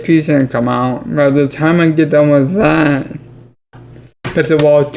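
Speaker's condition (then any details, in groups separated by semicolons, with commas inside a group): Cerebral palsy; affects legs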